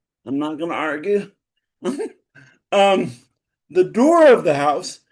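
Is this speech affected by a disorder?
Yes: cerebral palsy.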